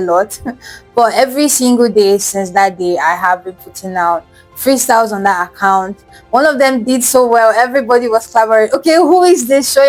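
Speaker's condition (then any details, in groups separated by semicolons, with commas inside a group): No condition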